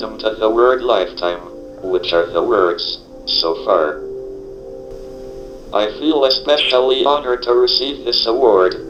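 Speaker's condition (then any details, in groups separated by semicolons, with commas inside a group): ALS, speech-generating device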